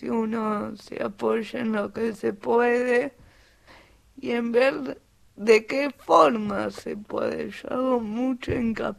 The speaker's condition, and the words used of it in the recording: Cerebral palsy. Una de las cosas de la parálisis cerebral es que en la cabeza está la respuesta y después no puede salir a la luz.